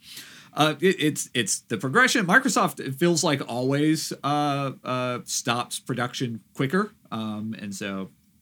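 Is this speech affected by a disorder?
No.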